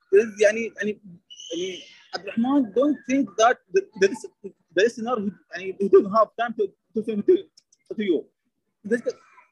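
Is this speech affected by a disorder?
Yes: stuttering; childhood onset around kindergarten (k3), fluent before that; still stuttering but improved; past avoidance of speaking, once no stuttering for 20 minutes in a meeting; here repeated sounds, repeated words, prolonged sounds.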